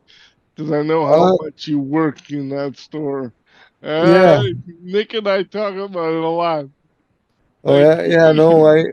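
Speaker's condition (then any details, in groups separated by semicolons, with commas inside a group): Cerebral palsy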